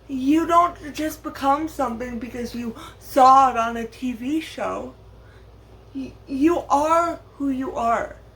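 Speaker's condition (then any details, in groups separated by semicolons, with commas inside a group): Cerebral palsy, severe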